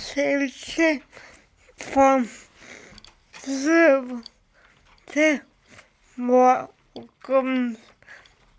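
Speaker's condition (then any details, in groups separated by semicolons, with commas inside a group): Cerebral palsy; from birth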